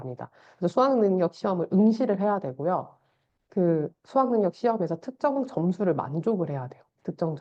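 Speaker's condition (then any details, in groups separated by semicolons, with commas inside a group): No condition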